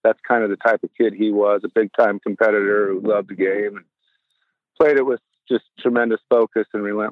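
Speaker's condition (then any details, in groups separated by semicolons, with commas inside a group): No condition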